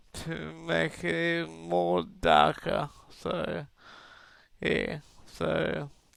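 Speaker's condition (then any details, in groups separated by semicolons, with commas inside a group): Cerebral palsy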